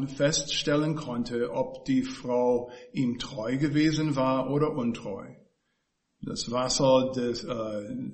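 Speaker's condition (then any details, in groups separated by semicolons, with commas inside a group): No condition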